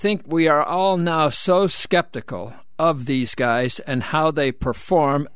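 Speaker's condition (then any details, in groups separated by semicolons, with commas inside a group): No condition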